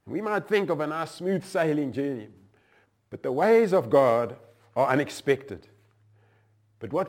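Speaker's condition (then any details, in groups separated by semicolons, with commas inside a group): No condition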